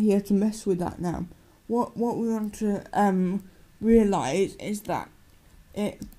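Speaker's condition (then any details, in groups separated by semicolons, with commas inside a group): Cerebral palsy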